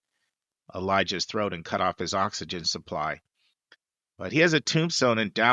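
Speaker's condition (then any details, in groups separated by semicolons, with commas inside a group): No condition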